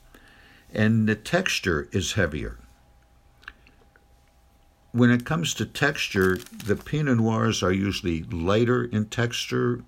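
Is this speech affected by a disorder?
No.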